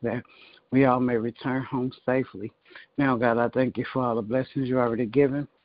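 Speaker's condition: No condition

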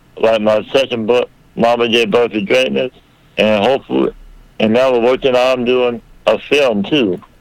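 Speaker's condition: Muscular dystrophy; rare form, about 500 people affected, present from birth, not expected to live past age one

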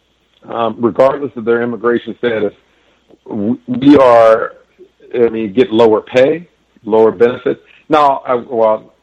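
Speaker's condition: No condition

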